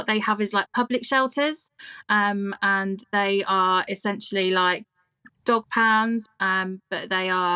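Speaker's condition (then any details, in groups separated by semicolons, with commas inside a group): No condition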